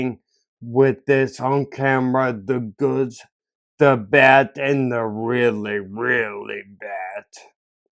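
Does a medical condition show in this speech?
Yes: ataxia; caused by stroke.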